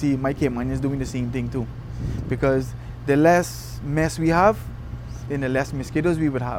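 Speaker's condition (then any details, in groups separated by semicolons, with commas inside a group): No condition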